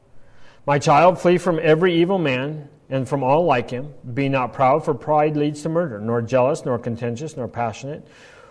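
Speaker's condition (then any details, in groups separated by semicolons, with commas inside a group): No condition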